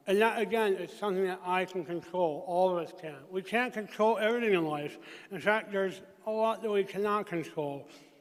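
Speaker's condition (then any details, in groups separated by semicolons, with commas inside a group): Traumatic brain injury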